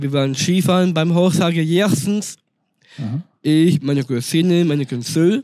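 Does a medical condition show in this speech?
Yes: Down syndrome; congenital; speaks German and fluent English, had tutoring to practise speaking German.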